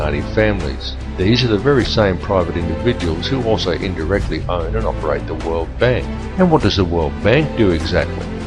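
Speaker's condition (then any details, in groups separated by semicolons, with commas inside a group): No condition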